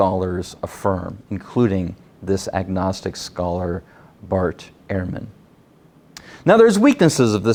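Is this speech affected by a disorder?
No.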